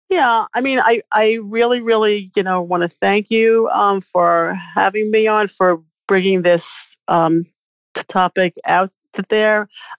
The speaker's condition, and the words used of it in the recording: Stuttering. I mean, I've had times in my life where I've been very relaxed and my stuttering has been at a high.